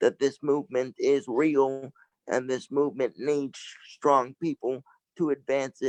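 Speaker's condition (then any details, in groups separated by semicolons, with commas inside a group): Cerebral palsy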